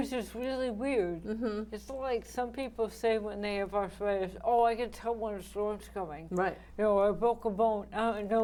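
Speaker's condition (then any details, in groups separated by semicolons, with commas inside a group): ALS; right hand onset, right hand useless, AFOs, walker, rollator; diagnosed within last year, on medications, can write a little; some pills hard to swallow, tongue twists on long words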